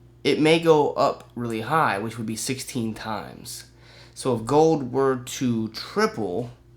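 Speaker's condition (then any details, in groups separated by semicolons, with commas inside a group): No condition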